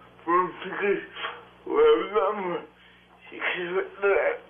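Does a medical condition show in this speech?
Yes: cerebral palsy; wheelchair user.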